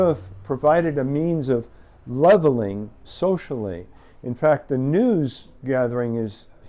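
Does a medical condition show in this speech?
No.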